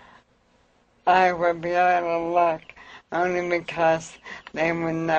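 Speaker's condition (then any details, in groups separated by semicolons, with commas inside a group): Amyotrophic lateral sclerosis; speech improved with cannabis, cannot cough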